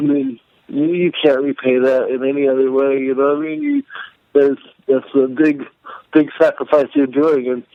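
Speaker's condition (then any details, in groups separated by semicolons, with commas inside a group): Cerebral palsy; present since birth; may sound drunk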